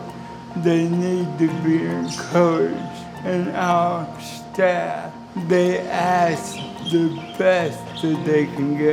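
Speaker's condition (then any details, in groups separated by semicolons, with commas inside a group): Cerebral palsy; since birth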